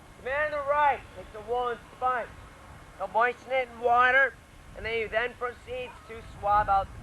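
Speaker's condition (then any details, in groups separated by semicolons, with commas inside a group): No condition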